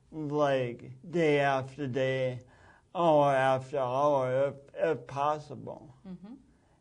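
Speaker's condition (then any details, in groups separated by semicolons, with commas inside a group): Speech impediment from birth oxygen loss; limited fine motor coordination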